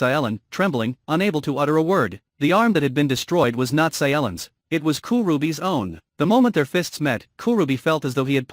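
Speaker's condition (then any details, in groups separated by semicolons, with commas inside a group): No condition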